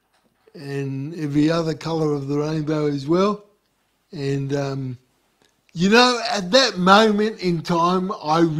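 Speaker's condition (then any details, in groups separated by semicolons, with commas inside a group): Cerebral palsy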